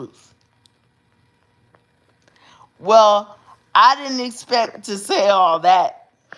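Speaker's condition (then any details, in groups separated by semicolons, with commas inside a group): Cerebral palsy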